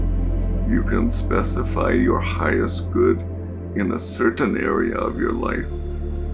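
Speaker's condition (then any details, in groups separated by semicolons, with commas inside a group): Cerebral palsy; diagnosed at birth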